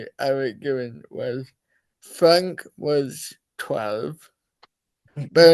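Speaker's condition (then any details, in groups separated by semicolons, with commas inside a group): Cerebral palsy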